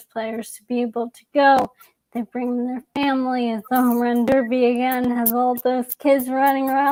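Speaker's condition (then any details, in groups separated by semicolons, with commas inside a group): ALS; young onset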